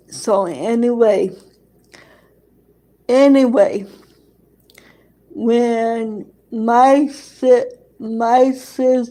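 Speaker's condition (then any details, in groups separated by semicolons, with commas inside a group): Cerebral palsy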